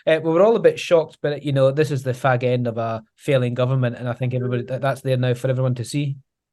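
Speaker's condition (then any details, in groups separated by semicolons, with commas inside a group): No condition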